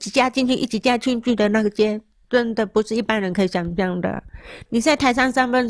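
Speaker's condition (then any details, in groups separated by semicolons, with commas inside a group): Moderate-to-severe hearing loss; wears hearing aids, car accident with seven days bedridden, rehabilitation to dance again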